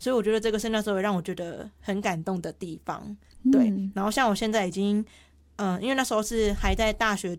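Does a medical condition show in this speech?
Yes: hearing impairment; hearing loss, only hearing-impaired student in junior high class; clear articulation per host, self-reports sometimes slightly unclear.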